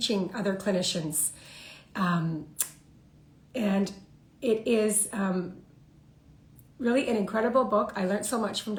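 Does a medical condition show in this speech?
No.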